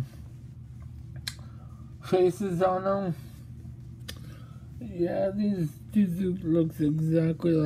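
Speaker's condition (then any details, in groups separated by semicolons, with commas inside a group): Mobius syndrome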